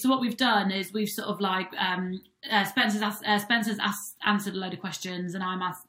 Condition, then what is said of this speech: No condition.